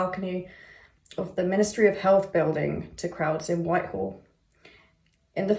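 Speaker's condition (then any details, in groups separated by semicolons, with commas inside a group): No condition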